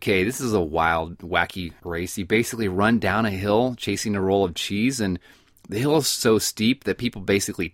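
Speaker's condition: No condition

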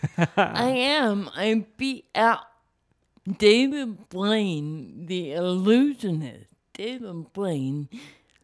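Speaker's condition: Cerebral palsy; wiggles a lot, falls at times

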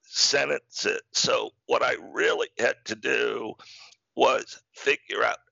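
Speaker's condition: Spasmodic dysphonia; communicating difficult, hard to talk, voice sounds a bit unique but fully understandable

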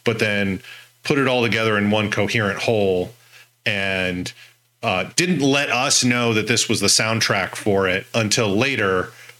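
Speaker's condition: No condition

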